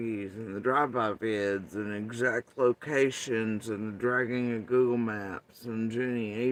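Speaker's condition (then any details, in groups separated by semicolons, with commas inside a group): Facial paralysis after surgery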